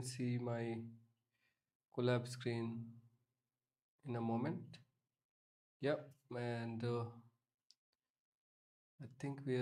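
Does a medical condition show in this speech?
No.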